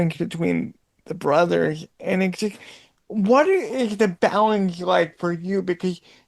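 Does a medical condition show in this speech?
Yes: cerebral palsy; non-progressive.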